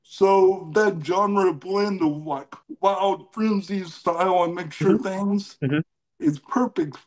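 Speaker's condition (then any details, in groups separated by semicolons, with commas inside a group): Cerebral palsy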